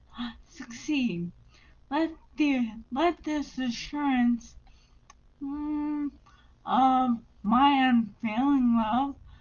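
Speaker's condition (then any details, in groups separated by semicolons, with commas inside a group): Brain injury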